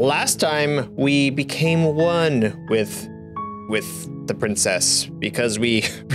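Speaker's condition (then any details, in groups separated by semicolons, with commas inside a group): No condition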